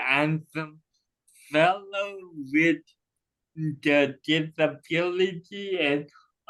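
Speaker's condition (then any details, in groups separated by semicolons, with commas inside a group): Cerebral palsy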